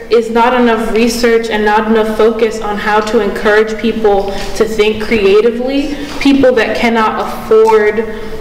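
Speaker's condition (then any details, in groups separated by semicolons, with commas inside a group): No condition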